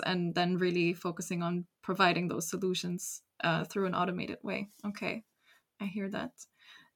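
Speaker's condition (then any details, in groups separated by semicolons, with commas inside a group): No condition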